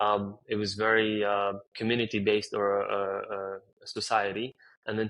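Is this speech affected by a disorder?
No.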